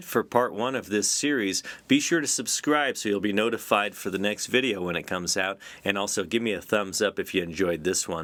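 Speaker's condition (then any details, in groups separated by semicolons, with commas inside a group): No condition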